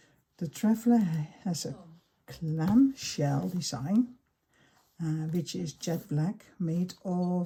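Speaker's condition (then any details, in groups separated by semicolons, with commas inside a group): No condition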